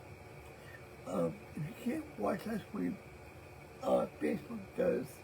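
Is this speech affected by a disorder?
Yes: cerebral palsy; present since birth.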